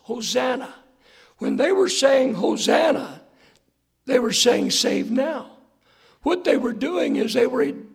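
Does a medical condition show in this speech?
Yes: hoarseness after vocal cord surgery; earlier doctor attributed voice problem to aging, sought second opinion; hard for listeners to hear, not smooth.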